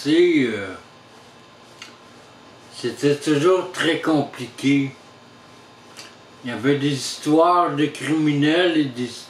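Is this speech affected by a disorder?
Yes: traumatic brain injury; surgery.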